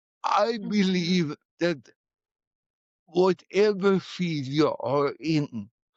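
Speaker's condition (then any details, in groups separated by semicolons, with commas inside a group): Cerebral palsy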